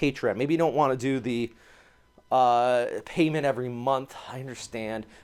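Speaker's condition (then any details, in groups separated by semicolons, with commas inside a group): No condition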